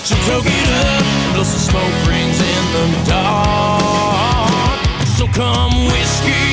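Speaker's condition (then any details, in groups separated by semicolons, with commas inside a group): No condition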